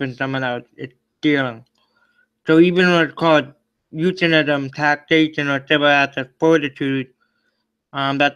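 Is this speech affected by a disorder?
Yes: cerebral palsy.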